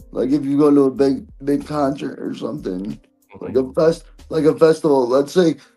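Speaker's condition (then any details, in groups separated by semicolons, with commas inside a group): Cerebral palsy; present from birth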